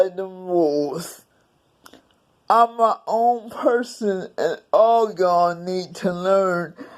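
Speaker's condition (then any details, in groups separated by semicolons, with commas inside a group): Cerebral palsy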